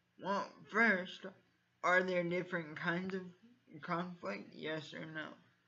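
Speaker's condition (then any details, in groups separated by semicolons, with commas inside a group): Cerebral palsy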